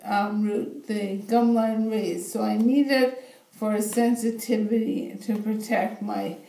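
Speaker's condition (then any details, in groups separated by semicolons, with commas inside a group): Bulbar ALS, bulbar onset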